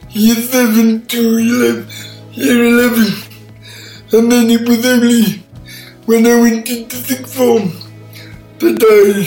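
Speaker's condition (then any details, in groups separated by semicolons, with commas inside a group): Cerebral palsy; born 12 weeks premature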